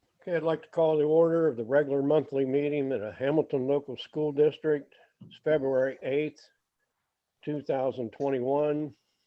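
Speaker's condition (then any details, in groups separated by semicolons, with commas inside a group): No condition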